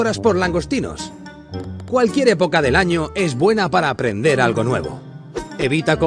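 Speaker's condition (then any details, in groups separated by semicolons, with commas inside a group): No condition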